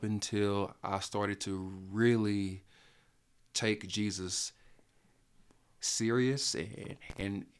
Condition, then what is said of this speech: Stuttering. Like there's no way of hiding how you talk as a person who, you know, who does have a speech problem.